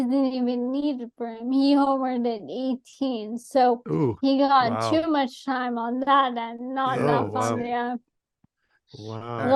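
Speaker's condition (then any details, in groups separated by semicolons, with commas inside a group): ALS; atypical case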